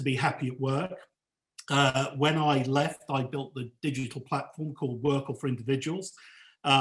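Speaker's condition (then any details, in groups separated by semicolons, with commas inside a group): No condition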